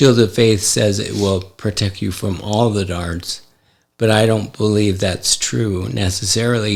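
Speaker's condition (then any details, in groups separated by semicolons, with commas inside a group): ALS; affects hand function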